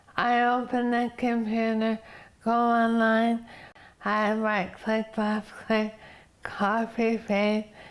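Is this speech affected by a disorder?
Yes: ALS; speech nearly gone, eye gaze typing; speech failing, voice banking for synthesized speech.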